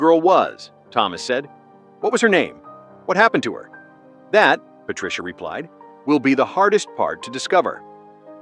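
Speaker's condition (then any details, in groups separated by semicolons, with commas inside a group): No condition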